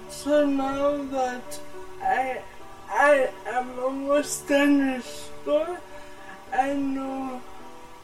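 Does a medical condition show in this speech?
Yes: cerebral palsy; adult.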